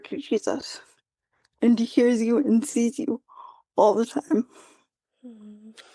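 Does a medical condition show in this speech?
Yes: quadriplegic cerebral palsy.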